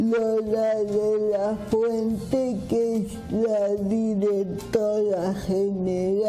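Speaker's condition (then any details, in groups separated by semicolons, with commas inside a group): Cerebral palsy; speaks with difficulty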